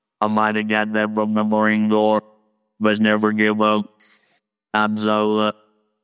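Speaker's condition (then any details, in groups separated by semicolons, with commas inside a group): Laryngectomy, total laryngectomy with electrolarynx; no current signs of cancer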